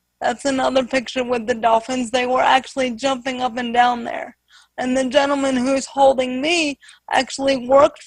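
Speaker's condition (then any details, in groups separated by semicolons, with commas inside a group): Spastic quadriplegic cerebral palsy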